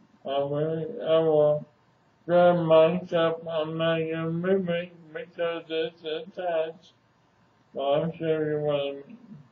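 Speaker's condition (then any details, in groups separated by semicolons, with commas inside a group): ALS; speech somewhat hard to understand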